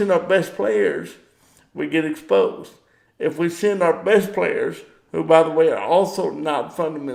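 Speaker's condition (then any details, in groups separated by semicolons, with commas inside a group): Cerebral palsy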